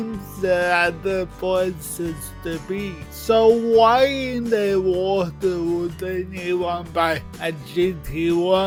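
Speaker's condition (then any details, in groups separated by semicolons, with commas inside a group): Cerebral palsy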